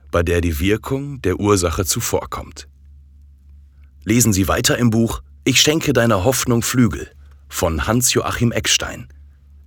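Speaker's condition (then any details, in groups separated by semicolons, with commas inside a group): No condition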